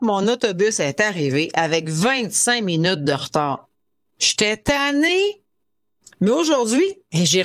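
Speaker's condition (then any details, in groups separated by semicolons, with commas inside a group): No condition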